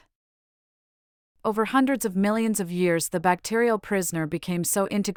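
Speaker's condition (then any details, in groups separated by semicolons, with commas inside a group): No condition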